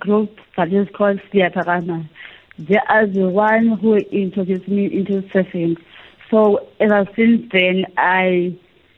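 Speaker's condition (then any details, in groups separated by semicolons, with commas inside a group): Cerebral palsy; affects movement and speech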